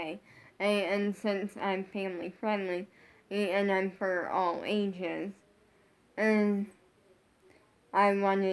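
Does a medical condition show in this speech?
Yes: brain injury.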